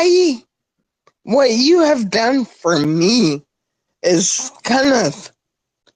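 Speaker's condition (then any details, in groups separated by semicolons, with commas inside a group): Spinocerebellar ataxia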